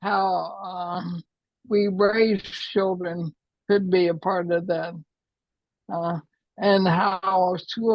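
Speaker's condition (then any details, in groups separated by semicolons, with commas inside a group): ALS; affects hands and voice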